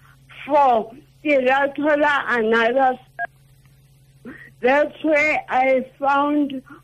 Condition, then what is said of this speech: Cerebral palsy. Ke na le cerebral palsy e affecta my speech my work le tlabe ke sebedisa matso ka teng i take my time